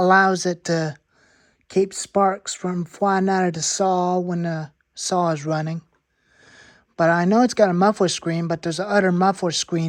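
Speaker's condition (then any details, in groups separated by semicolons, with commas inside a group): No condition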